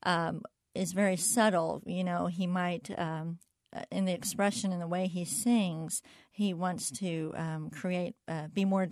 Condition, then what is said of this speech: Cleft palate. And I found that when I realized that people with Parkinson's can speak better when they use intent and put forth more effort, it actually helped my own communication disorder.